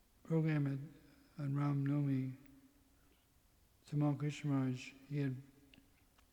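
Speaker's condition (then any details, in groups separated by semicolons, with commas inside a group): Parkinson's; tremor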